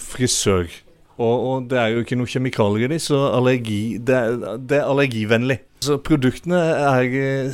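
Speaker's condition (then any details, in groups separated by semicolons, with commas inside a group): No condition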